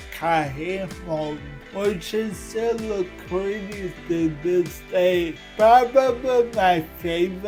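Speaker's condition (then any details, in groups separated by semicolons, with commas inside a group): Cerebral palsy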